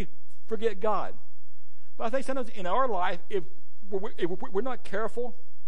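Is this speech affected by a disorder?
Yes: stuttering; once felt speech made preaching impossible; preaching a sermon, prays for clarity of speech; jokes listeners probably haven't noticed; here repeated sounds, blocks.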